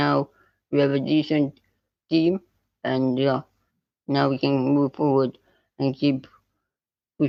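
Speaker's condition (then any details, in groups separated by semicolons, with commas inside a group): Spinal muscular atrophy type 2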